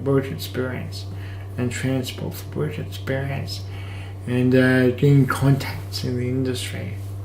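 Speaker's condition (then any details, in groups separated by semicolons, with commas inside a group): Cerebral palsy, mild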